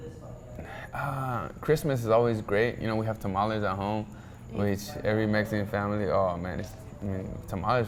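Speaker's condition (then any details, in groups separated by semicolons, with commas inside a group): No condition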